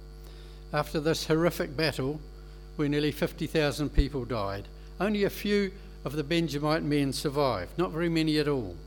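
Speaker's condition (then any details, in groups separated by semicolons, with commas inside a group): No condition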